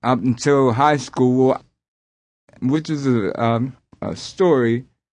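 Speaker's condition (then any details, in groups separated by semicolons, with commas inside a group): Aphasia after strokes; aphasia caused by multiple strokes; stuttering after strokes, had to repeat everything, impediment not heard when singing, less noticeable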